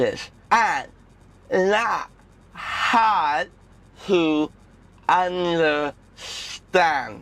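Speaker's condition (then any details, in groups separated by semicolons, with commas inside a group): Cerebral palsy (acted)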